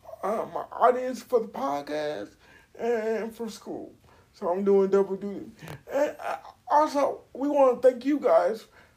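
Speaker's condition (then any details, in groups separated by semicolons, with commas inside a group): Cerebral palsy; uses wheelchair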